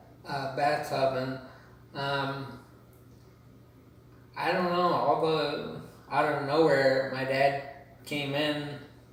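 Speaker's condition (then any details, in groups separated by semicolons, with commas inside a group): Cerebral palsy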